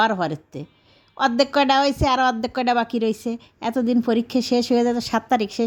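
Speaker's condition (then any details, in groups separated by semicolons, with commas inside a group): No condition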